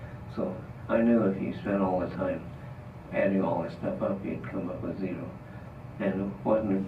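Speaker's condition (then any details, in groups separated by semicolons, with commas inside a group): Parkinson's disease; affects both legs; trouble talking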